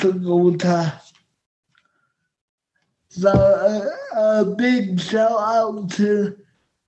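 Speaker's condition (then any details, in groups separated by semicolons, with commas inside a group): Cerebral palsy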